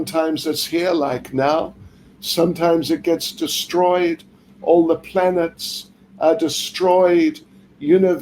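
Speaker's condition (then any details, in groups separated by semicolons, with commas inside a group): No condition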